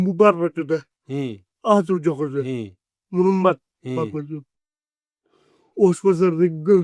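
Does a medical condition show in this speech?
Yes: cerebral palsy; 40 years with condition.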